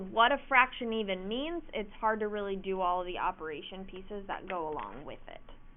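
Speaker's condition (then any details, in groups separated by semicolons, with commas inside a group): No condition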